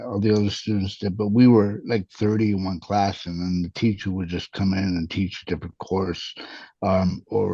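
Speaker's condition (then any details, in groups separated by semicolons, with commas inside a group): Cerebral palsy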